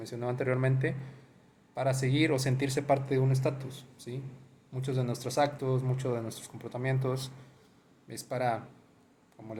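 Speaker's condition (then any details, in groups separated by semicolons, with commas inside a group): No condition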